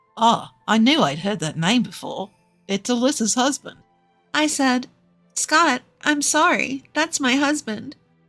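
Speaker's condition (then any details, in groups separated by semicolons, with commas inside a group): No condition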